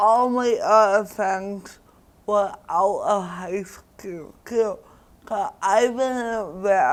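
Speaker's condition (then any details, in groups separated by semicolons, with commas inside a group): Cerebral palsy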